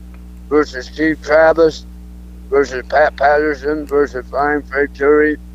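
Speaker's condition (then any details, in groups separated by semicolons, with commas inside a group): Throat cancer; cancer survivor, alive and well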